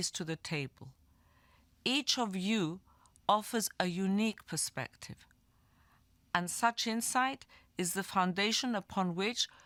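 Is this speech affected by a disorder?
No.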